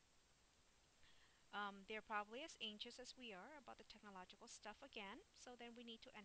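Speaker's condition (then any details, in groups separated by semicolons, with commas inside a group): No condition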